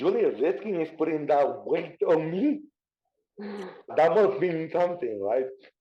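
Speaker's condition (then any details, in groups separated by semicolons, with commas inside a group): Cerebral palsy; diagnosed in childhood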